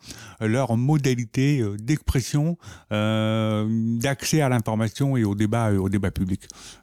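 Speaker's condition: Profound deafness from birth, congenital

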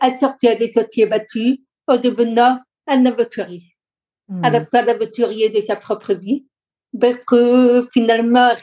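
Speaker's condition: Deaf from birth, congenital; told would never speak, took courses to work in speaking professions

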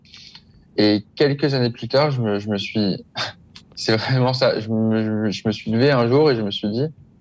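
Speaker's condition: Stuttering; stuttering of neurological origin, not due to stress or shyness, described by interviewer as fairly strong; still stutters, accepts it, sees no way to change it; describes stuttering generally as blocks, repetitions, sometimes associated movements, accentuated by certain factors; repeated sounds, repeated words

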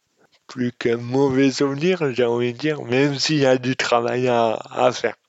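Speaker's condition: Dystonia; congenital

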